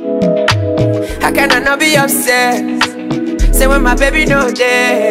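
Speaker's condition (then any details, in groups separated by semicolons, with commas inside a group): No condition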